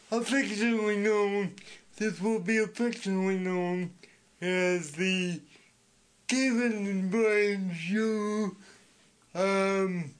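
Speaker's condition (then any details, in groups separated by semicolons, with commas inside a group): Speech impediment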